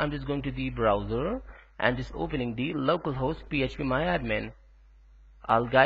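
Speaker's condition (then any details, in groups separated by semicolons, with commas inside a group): No condition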